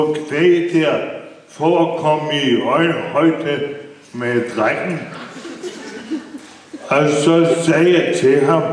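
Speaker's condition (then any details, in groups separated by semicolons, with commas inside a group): Brain injury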